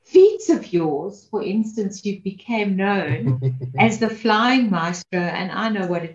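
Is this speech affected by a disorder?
No.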